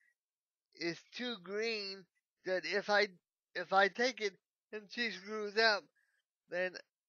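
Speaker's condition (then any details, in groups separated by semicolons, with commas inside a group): Cerebral palsy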